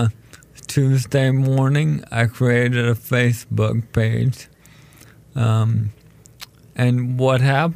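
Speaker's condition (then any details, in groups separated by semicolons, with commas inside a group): ALS; diagnosed almost 4 years ago, told condition is terminal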